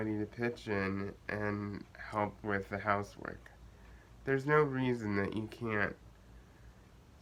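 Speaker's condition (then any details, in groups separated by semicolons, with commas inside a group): Cerebral palsy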